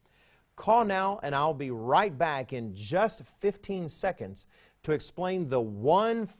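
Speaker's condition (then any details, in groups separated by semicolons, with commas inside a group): No condition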